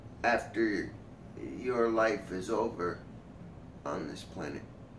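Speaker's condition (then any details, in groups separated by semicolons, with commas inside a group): Cerebral palsy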